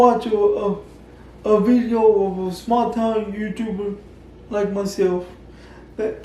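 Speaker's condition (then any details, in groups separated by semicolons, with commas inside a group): Cerebral palsy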